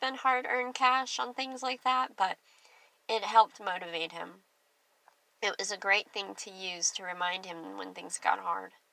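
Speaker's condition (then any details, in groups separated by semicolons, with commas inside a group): Cleft lip and palate; clear speech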